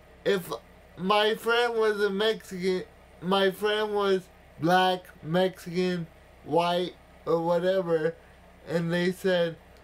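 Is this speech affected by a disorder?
Yes: cerebral palsy.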